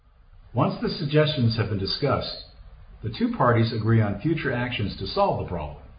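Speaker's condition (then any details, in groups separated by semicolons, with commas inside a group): No condition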